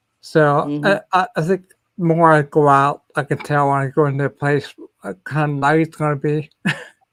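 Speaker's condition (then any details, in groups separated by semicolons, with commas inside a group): Ataxia; may slur speech, may sound drunk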